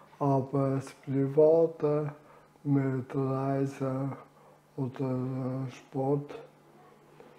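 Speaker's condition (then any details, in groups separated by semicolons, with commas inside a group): Amyotrophic lateral sclerosis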